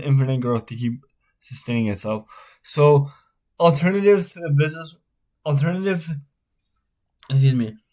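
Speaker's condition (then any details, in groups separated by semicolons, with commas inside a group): Spastic cerebral palsy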